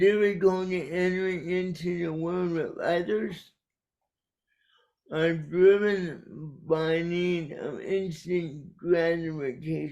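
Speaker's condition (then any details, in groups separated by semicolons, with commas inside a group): Cerebral palsy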